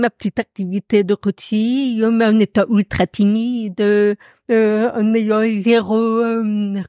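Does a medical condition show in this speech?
Yes: profound deafness; audible accent from deafness, noticeable to everyone.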